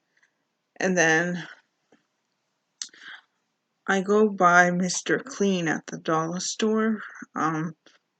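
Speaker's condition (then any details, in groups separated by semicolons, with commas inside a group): Mild cerebral palsy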